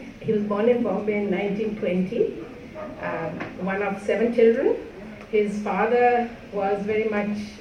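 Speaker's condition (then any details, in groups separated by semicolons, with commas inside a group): No condition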